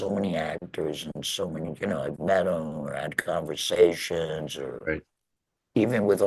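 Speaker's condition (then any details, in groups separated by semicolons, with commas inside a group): Laryngectomy; laryngectomy after throat cancer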